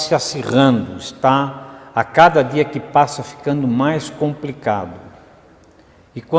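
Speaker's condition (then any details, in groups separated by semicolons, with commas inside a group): No condition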